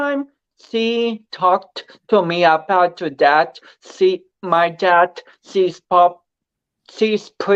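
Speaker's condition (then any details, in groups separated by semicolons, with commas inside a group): Cerebral palsy; speech affected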